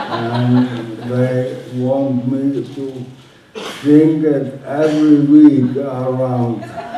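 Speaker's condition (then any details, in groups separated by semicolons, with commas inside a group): Motor neuron disease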